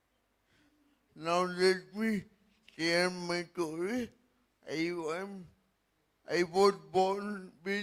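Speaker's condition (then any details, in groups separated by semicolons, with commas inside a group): Cerebral palsy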